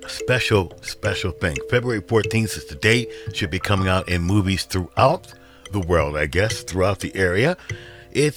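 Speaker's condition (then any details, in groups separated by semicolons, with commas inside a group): No condition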